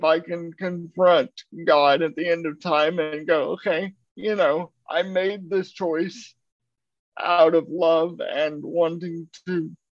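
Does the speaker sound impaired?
Yes: cerebral palsy; uses a wheelchair.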